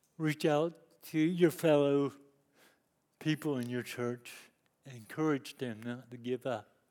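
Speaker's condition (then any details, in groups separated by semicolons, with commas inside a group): Cerebral palsy; lifelong disability since youth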